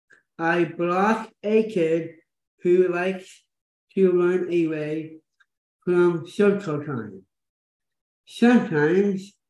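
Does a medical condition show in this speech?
Yes: Down syndrome.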